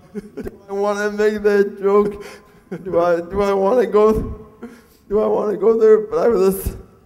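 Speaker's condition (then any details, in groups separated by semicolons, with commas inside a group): Cerebral palsy; mixed quadriplegic type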